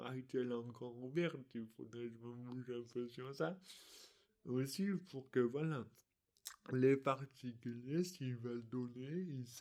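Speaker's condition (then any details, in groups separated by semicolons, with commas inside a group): Dystonia; articulation difficulties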